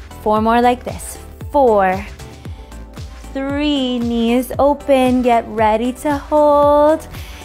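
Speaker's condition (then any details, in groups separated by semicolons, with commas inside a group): No condition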